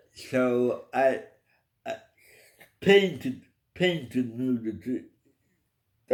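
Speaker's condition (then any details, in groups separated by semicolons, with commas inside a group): Cerebral palsy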